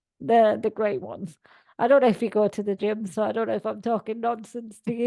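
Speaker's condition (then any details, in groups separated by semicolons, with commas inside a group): Cerebral palsy; all four limbs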